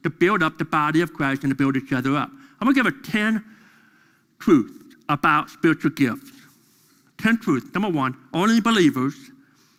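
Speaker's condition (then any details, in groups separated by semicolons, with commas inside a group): Deafness; deaf during school years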